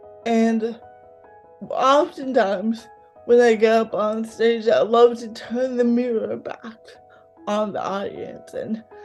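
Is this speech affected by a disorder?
Yes: cerebral palsy, mild.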